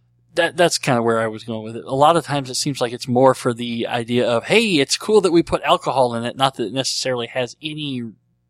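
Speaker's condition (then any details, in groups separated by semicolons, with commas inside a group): Cleft lip and palate; treated as a baby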